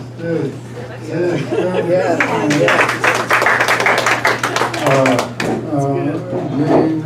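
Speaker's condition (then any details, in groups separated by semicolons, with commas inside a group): ALS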